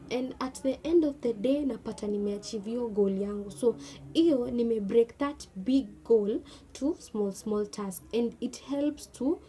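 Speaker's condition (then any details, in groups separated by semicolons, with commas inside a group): No condition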